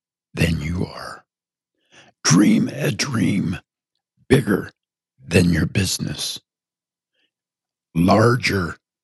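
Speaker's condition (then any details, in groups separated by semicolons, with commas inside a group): Partial laryngectomy from throat cancer; voice sounds different from typical voices, strangers ask if sick, still understandable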